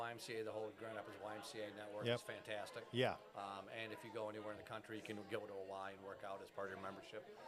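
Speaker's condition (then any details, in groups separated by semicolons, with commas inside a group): No condition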